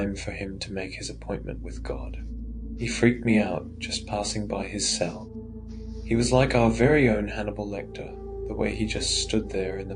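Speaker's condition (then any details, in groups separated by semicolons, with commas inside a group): No condition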